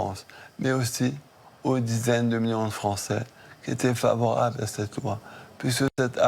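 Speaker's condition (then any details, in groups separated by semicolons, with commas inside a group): Maladie de Charcot (ALS); speaking effortful, eating affected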